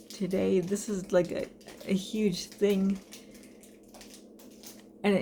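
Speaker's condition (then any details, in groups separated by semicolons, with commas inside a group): Cerebral palsy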